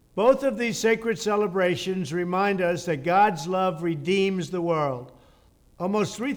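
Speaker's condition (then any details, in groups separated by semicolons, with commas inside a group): No condition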